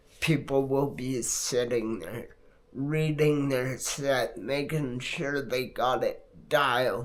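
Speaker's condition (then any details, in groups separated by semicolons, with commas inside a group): Multiple sclerosis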